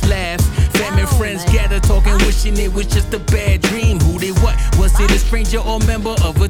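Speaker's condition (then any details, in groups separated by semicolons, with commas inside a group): No condition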